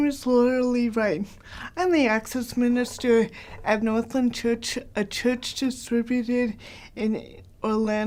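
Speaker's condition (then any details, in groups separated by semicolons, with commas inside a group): Cerebral palsy; very mild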